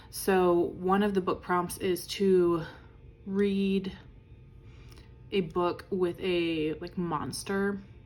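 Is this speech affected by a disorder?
No.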